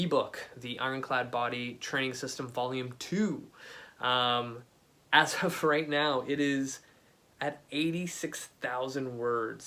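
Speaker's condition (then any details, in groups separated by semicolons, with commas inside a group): No condition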